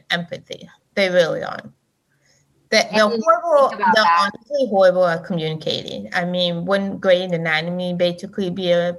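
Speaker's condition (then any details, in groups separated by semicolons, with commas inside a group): Deaf; hearing aid user, reads transcription app to follow speech, signs, mask reading i am deaf; raises voice without hearing aid, cannot hear own voice, goes by feel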